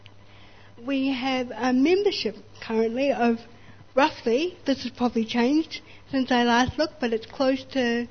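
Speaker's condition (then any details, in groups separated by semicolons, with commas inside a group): Spastic cerebral palsy; born 24 weeks premature, not from lack of oxygen, multiple corrective procedures, mixed success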